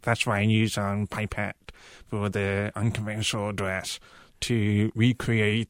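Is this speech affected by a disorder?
Yes: profound deafness; cochlear implants received at age 18, interpreter used on Project Runway; uses cochlear implants, now hears sounds such as rain.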